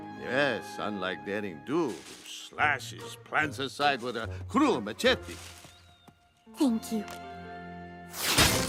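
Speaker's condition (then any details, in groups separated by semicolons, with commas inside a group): No condition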